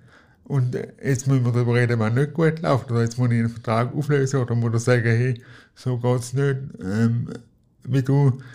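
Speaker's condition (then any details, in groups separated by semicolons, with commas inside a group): Cerebral palsy; wheelchair user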